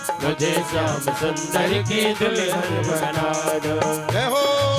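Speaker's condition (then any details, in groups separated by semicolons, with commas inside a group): No condition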